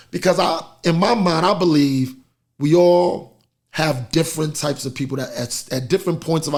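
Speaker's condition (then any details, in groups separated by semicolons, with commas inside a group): No condition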